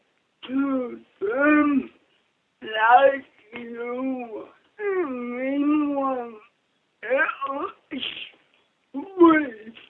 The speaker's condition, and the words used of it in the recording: Cerebral palsy. She said the only thing she doesn't accept about herself is her speech.